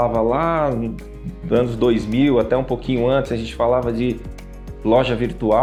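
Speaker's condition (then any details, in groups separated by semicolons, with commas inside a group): No condition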